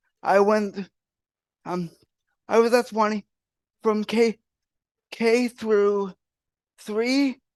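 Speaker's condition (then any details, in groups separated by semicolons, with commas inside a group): Cerebral palsy; wheelchair user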